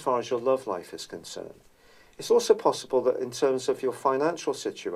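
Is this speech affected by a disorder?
No.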